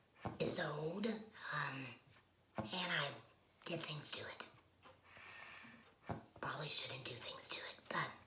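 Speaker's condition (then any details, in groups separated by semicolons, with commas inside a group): Laryngectomy, voice prosthesis; TEP voice by occluding HME, harder getting enough air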